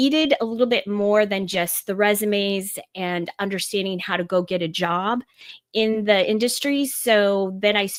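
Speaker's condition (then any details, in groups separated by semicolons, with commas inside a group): No condition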